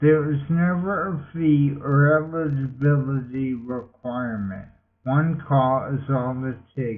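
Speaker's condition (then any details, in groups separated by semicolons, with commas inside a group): Multiple sclerosis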